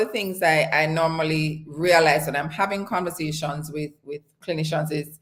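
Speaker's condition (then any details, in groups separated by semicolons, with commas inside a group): No condition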